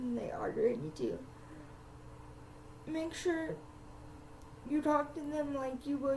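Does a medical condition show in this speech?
Yes: cerebral palsy, spastic.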